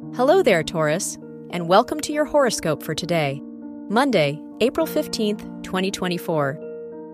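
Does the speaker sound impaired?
No.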